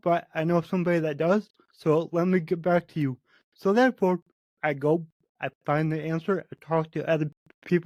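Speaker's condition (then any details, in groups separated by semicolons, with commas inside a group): Cerebral palsy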